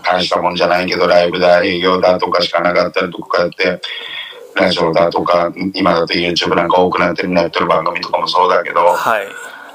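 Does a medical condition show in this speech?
No.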